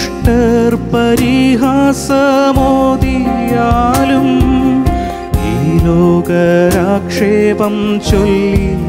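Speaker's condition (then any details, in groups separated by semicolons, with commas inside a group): No condition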